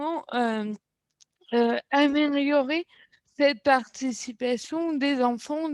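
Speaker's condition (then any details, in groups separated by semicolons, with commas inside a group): Cerebral palsy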